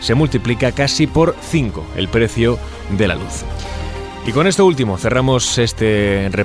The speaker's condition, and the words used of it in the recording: No condition.